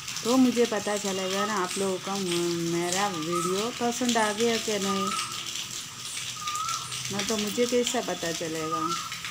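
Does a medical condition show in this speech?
No.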